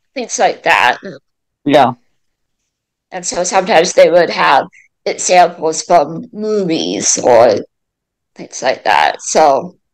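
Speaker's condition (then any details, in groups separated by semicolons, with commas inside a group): Mild cerebral palsy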